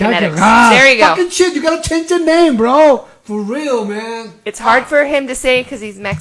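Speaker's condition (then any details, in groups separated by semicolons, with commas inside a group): No condition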